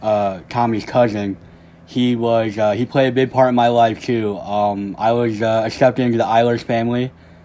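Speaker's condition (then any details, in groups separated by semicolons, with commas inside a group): Cleft lip and palate; congenital cleft lip and palate, no front teeth at birth, jaw reconstruction with jaw wired shut; one more surgery left, doing well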